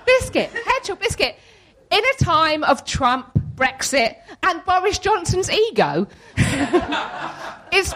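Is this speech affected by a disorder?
Yes: Tourette's syndrome; neurological condition, involuntary movements and noises (tics), support worker helps during severe episodes; tics intensify several times a day, seizure-like episodes with loss of body control; sausage, hedgehog, obscene phrases, episodes of total speech control loss.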